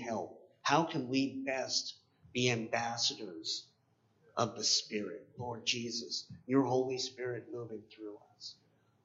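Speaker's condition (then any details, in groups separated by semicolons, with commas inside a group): Cleft palate; 7 years of speech therapy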